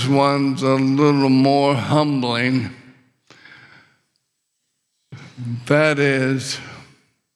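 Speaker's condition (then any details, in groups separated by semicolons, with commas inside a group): ALS; muscles falling apart throughout body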